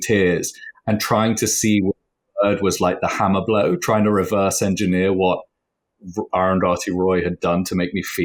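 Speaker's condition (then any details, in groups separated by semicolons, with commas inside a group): No condition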